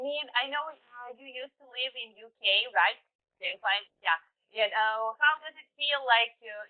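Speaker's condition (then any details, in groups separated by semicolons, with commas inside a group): No condition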